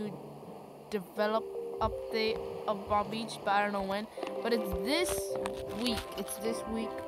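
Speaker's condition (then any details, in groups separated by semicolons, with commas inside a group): No condition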